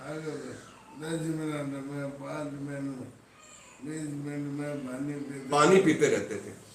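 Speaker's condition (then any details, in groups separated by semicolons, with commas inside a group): Motor neurone disease; progressive bulbar palsy form; receiving treatment; voice becoming suppressed, choking while eating, breathing difficulty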